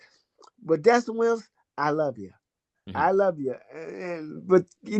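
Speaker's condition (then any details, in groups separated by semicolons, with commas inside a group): Cerebral palsy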